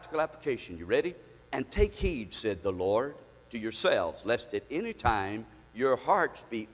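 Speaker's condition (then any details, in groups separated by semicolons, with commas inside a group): No condition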